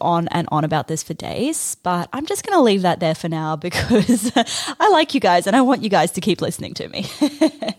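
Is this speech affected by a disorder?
No.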